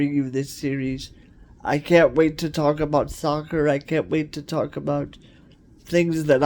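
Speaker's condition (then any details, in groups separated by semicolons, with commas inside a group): Cerebral palsy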